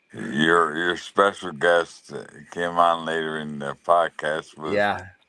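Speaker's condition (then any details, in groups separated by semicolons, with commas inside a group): Lou Gehrig's disease (ALS)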